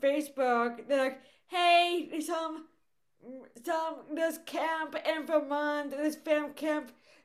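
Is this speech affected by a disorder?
Yes: cerebral palsy; voice affected, speaks with accent.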